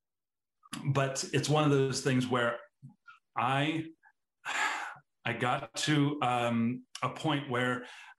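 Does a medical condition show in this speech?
Yes: stuttering; lifelong genetic stutter, onset early childhood, weekly speech therapy kindergarten to ninth grade, then dismissed; well controlled, hides stutter well, occasional very stuttery days, rarely stutters when performing magic; words sometimes don't come out as intended or when intended; here repeated words, blocks.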